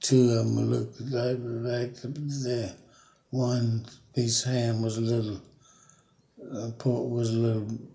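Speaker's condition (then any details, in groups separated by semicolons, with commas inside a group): Parkinson's disease; fallen 19 times in yard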